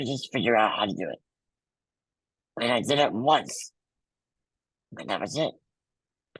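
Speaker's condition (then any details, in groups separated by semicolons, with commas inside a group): Muscular dystrophy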